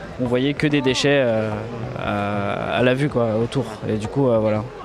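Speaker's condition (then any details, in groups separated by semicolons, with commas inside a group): No condition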